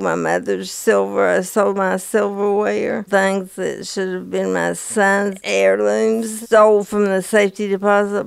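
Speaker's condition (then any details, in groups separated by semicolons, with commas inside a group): Parkinson's disease; onset early 50s, first sign full body tremor and fall, Requip treatment, dose raised over years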